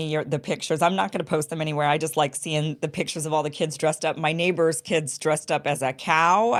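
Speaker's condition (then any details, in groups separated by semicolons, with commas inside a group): No condition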